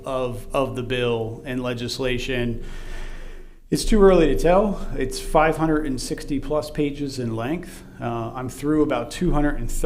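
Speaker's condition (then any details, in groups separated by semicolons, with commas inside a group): No condition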